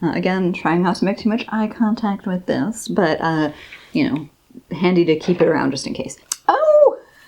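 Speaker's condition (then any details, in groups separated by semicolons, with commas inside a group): No condition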